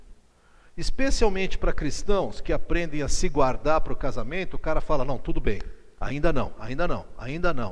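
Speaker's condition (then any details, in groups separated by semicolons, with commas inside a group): No condition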